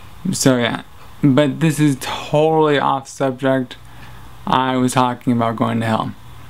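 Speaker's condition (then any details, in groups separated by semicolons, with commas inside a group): Traumatic brain injury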